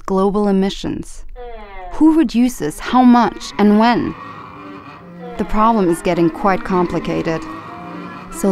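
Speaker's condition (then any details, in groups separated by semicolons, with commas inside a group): No condition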